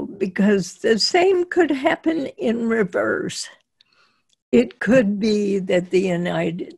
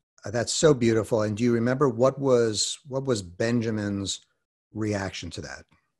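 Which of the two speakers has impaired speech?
The first: spasmodic dysphonia; botox vocal cord injections once or twice yearly, six years' symptoms; voice progressively slower over time.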